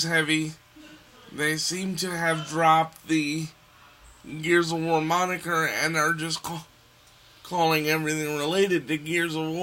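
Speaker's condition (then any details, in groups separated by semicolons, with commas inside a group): Cerebral palsy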